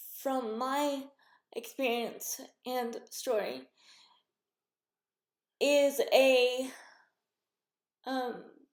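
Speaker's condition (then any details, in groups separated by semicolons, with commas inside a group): Cerebral palsy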